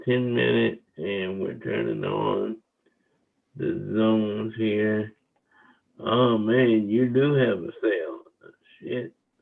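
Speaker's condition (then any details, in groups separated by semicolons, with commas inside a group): Cerebral palsy; wheelchair user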